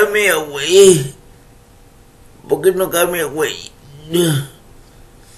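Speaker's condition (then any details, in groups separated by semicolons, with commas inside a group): Cerebral palsy; uses wheelchair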